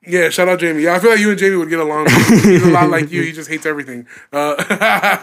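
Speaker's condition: No condition

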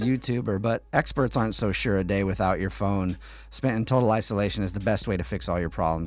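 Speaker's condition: No condition

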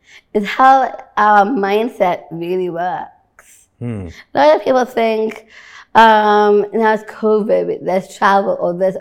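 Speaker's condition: Down syndrome; told of it by mother at about age twenty-one

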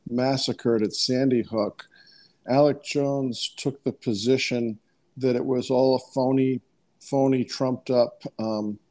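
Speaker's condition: No condition

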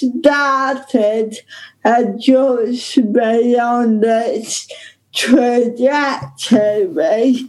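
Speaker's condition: Ataxic cerebral palsy; stuck during delivery

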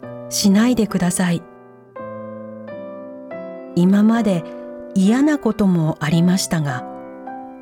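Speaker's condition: No condition

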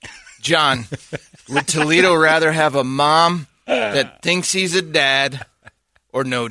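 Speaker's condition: No condition

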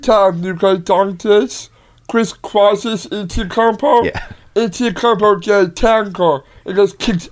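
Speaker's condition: Down syndrome; low muscle tone, poor balance, delayed reaction time, took 6 years to learn bike riding

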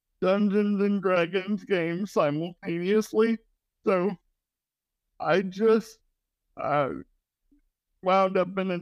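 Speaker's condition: Cerebral palsy

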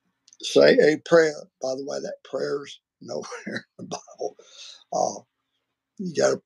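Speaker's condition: Vocal cord surgery; including laser treatment

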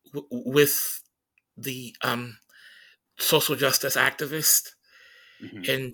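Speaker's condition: Stutter; repeated sounds, prolonged sounds, blocks

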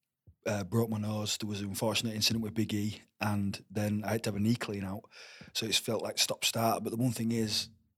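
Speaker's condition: No condition

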